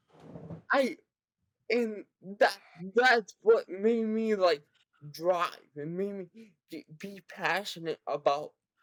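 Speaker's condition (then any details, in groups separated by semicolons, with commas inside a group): Cerebral palsy, severe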